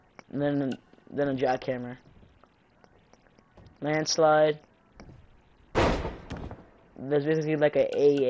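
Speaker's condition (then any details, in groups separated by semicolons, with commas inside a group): No condition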